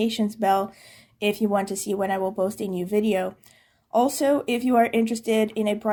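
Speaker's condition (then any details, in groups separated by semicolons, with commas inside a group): No condition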